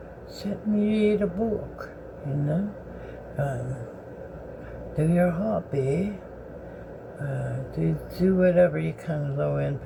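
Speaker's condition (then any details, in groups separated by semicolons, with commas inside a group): Bell's palsy; severe left-sided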